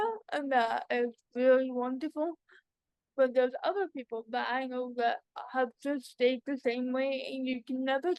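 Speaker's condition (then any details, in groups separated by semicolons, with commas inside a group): Cerebral palsy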